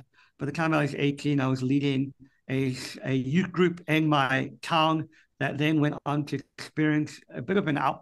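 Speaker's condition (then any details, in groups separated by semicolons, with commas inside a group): Cleft palate; speech impediment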